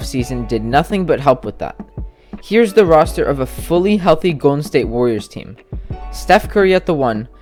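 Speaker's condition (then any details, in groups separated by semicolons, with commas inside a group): No condition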